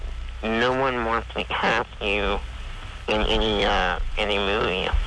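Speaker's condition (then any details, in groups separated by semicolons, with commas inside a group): Spinal muscular atrophy; more severe form, Werdnig-Hoffmann rather than Kugelberg-Welander, wheelchair user, operates wheelchair by touchpad; lying down during call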